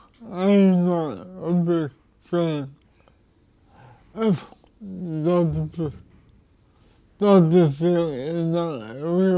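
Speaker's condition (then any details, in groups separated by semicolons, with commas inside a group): Cerebral palsy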